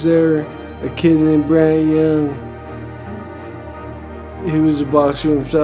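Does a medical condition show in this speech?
Yes: brain injury; effects began around age 50.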